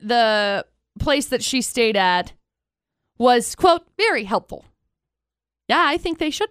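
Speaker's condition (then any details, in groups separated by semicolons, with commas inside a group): No condition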